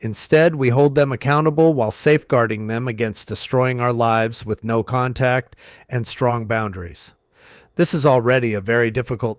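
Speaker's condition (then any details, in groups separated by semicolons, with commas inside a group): No condition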